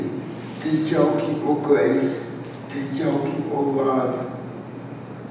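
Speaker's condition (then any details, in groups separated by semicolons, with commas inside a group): Cerebral palsy, spastic quadriplegia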